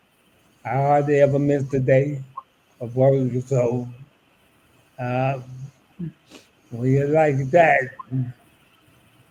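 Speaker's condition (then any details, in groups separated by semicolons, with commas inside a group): ALS; about eight years since diagnosis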